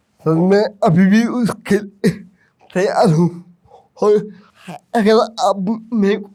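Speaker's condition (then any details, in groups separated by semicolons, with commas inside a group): Cerebral palsy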